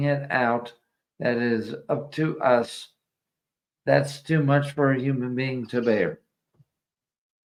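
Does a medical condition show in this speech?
Yes: ALS.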